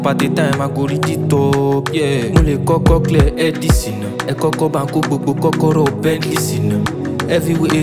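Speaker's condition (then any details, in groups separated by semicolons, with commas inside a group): No condition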